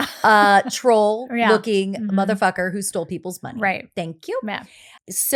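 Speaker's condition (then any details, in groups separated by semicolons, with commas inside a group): No condition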